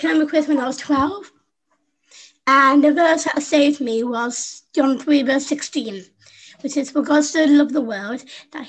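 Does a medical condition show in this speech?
Yes: Down syndrome; congenital, infant heart failure, heart surgery in infancy, stopped breathing as baby and resuscitated, chest problems, pneumonia; learned to speak by copying younger sister Susie, never stopped talking since.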